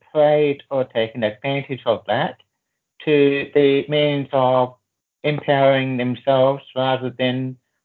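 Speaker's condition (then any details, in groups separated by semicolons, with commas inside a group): Deafness, born deaf, profound hearing loss, severe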